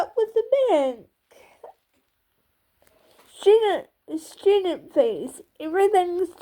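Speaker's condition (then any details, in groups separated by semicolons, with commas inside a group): Cerebral palsy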